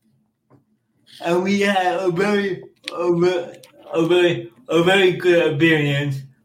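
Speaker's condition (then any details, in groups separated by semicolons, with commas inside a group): Cerebral palsy; caused by oxygen loss at birth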